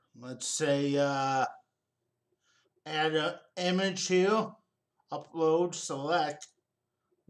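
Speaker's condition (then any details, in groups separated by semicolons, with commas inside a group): Cerebral palsy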